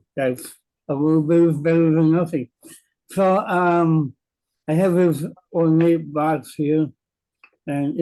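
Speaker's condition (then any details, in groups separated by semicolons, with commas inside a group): Cerebral palsy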